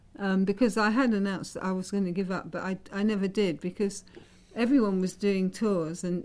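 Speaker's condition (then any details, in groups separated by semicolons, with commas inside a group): Parkinson's disease; diagnosed 1997, dopamine shortage causes stiffness, specialist Ray Chowdhury delayed dopamine, dopamine agonist then pump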